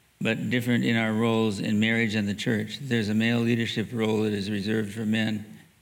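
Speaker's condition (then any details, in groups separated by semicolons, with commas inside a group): Parkinson's disease; mild left hand tremor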